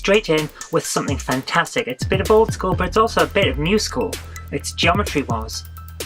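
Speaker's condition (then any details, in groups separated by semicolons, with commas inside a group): No condition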